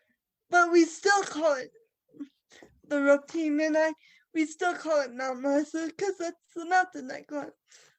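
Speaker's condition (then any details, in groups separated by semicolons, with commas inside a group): Cerebral palsy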